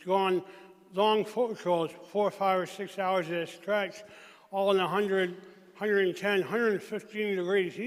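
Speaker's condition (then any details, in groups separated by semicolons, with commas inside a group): Traumatic brain injury; emergency tracheotomy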